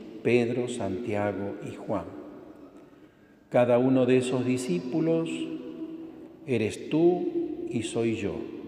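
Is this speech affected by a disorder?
No.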